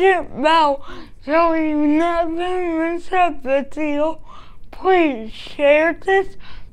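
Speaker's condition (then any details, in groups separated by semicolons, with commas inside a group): Cerebral palsy; caused by lack of oxygen at birth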